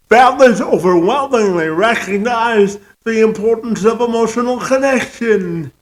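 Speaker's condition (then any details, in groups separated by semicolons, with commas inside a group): Cerebral palsy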